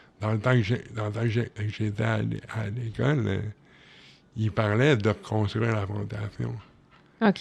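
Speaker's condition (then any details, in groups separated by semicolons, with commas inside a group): Cerebral palsy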